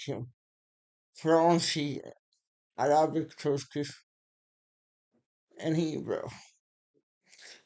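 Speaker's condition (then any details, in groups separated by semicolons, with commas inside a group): Muscular Parkinson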